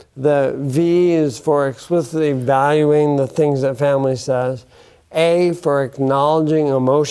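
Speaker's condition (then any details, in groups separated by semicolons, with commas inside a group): Bulbar onset ALS; affects speech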